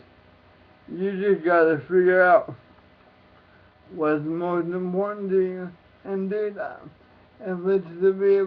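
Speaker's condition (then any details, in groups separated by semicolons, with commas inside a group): Cerebral palsy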